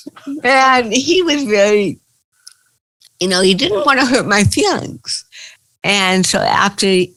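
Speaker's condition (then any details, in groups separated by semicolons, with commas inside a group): Cerebral palsy; since birth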